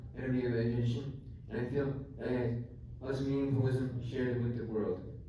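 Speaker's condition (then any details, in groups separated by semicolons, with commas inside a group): Traumatic brain injury; about 4 years since injury, ongoing therapy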